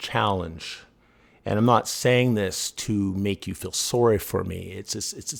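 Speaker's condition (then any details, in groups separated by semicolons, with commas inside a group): No condition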